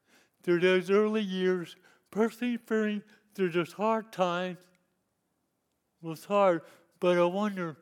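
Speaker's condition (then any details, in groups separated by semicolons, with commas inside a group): Cerebral palsy; lifelong disability since youth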